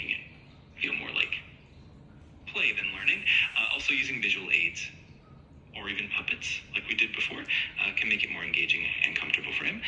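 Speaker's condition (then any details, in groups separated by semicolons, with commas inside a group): No condition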